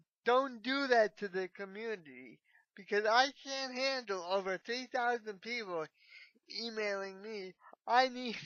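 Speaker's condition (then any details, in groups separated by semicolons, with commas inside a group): Cerebral palsy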